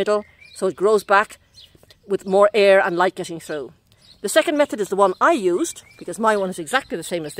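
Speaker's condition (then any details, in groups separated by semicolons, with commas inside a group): No condition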